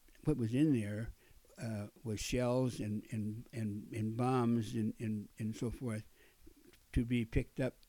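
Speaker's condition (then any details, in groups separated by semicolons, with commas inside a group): Stuttering after combat injury; acquired after combat injuries as marine, eye and internal injuries, four back operations, hip replacement; still not talking very well; stuttered almost 100% at first, could not be understood; repeated words, prolonged sounds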